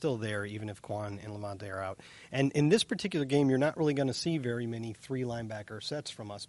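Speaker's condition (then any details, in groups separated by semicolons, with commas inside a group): No condition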